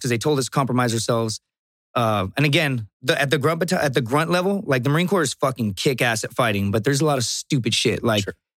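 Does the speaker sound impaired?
No.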